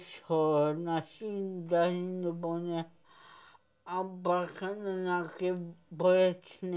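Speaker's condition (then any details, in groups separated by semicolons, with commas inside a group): Cerebral palsy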